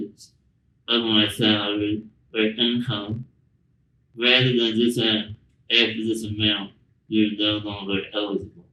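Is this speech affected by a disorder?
Yes: spinal muscular atrophy.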